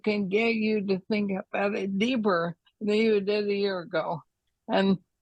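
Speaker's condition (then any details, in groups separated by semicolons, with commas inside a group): ALS; hands affected, cannot write; runs out of breath, tongue trouble articulating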